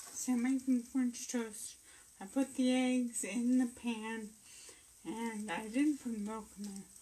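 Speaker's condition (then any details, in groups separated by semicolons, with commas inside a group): Brain injury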